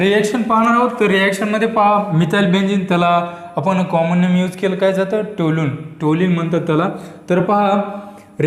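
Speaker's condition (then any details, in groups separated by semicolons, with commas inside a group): No condition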